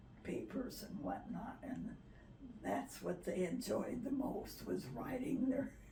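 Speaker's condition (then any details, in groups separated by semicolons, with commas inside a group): Parkinson's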